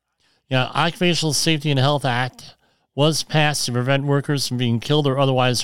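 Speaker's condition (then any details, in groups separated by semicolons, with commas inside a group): Cleft lip and palate; implied much improved now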